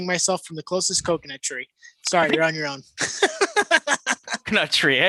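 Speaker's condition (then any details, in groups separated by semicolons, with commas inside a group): No condition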